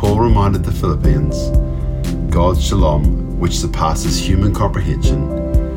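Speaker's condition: No condition

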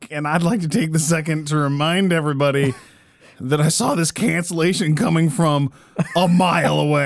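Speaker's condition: No condition

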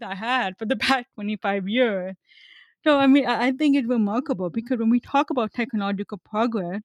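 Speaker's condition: Hearing loss; audiologist suggested cochlear implant

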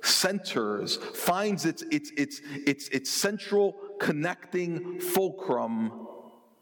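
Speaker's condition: No condition

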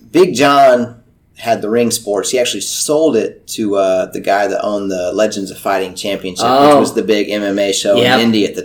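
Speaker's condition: No condition

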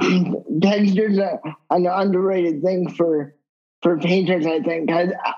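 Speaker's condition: Cerebral palsy; wheelchair user

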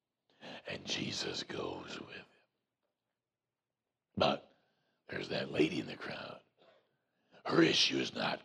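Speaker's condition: Voice box removal needed; voice box removal advised, saw doctor for more details

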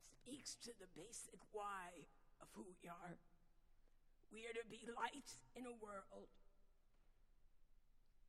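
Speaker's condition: Vocal dysphonia; lost singing ability

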